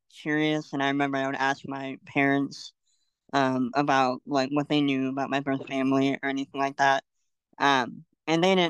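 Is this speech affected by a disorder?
Yes: cleft lip and palate; congenital.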